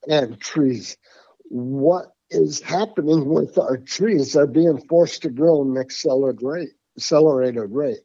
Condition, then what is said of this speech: Parkinson's disease. Obviously, I can rattle on for quite a while now.